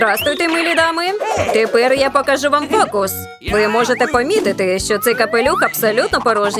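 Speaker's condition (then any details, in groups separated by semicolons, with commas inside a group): No condition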